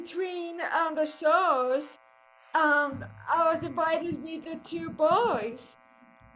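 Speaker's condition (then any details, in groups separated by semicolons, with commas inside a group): Cerebral palsy; voice affected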